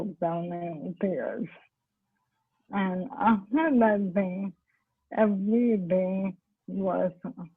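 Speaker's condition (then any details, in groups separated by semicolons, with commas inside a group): ALS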